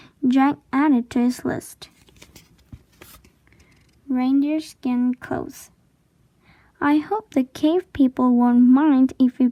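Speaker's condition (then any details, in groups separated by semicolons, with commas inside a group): No condition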